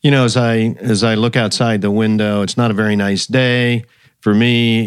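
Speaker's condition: No condition

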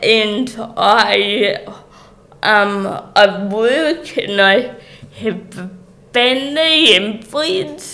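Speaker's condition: Cerebral palsy; speech obviously affected

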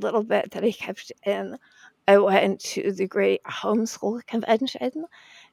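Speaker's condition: Spasmodic dysphonia; voice may sound like glitching audio, shaky, likened to NPR host Diane Rehm

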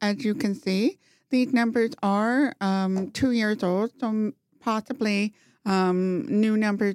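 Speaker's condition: Profound hearing loss; hearing aid right ear only

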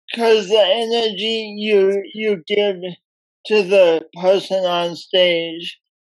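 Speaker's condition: Speech impediment from birth; oxygen loss at birth

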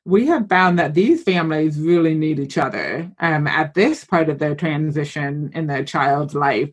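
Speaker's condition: Hearing loss with cochlear implant; recent cochlear implant surgery, decided on implant because hearing had decreased

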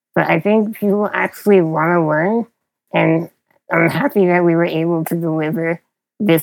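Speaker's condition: Spinal muscular atrophy; needs help with all physical activities, use of only a couple fingers, power wheelchair, Dragon NaturallySpeaking

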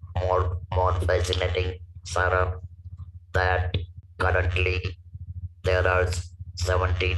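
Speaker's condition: Laryngectomy for vocal cord cancer, stage 4 vocal cord cancer; speaks with electrolarynx; lost natural voice

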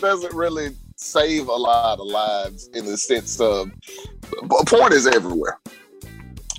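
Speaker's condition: No condition

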